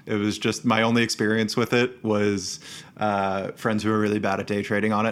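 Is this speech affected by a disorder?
No.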